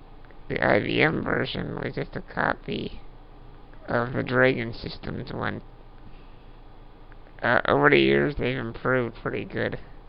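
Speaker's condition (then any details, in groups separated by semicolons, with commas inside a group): Duchenne muscular dystrophy; voice audibly worsening late in recording, uses Dragon naturally speaking voice recognition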